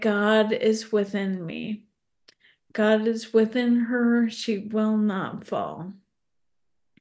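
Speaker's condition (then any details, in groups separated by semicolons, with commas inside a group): ALS; progressive neurological disease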